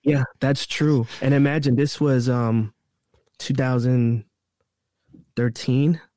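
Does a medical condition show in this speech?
No.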